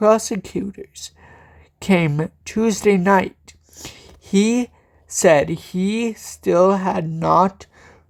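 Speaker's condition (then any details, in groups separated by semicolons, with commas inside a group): Cerebral palsy; from birth, walks with walker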